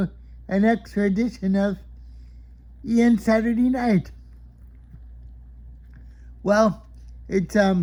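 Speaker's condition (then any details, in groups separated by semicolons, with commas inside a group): Cerebral palsy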